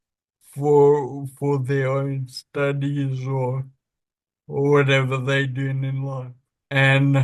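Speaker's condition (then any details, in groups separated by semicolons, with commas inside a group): Friedreich's ataxia; spasticity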